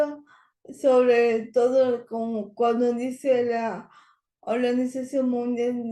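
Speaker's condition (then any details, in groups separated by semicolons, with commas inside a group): Cerebral palsy; language areas of brain affected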